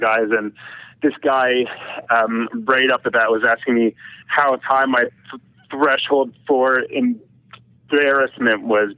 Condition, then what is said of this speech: Stuttering. But of course, I stutter when I speak, as you've been able to tell.